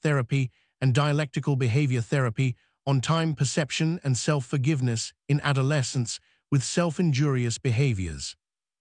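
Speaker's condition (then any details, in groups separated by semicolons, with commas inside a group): No condition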